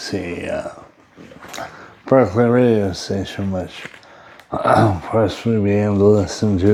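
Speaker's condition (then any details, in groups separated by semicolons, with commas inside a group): Brain injury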